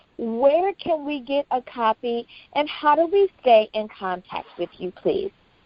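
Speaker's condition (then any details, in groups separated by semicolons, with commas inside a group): No condition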